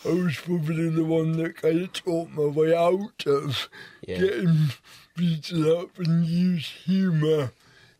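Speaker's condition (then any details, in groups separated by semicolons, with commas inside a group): Cerebral palsy; wheelchair user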